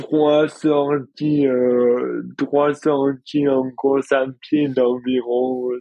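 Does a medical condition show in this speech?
Yes: dystonia.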